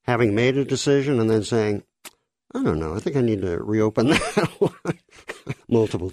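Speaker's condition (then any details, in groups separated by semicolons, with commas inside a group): Cleft lip and palate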